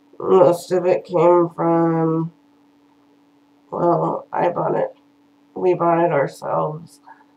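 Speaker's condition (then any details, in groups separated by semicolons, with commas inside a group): Cerebral palsy; first word not said quite right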